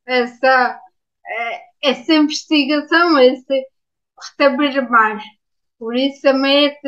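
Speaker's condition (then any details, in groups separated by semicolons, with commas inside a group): Ataxia after brain injury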